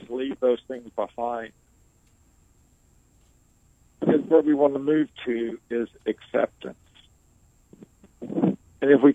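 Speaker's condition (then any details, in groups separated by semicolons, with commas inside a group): ALS; motor neuron destruction, progressive paralysis with sensation intact, nearly 20 years since onset; wheelchair user; barely able to speak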